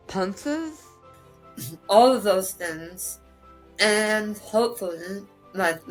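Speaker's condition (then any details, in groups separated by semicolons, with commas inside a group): Tongue cancer with glossectomy; squamous cell carcinoma, 85% tongue removed, thigh flap, neck dissection, teeth removed; recurrence, post surgery and proton therapy, 10-15% tongue base remains; no oral cavity movement, relearned talking and swallowing, forced swallow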